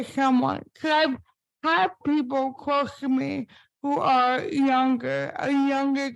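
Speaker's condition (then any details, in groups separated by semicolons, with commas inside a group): Spastic cerebral palsy; impaired speech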